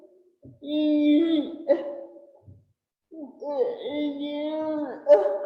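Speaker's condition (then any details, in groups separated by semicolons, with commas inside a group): Cerebral palsy; since birth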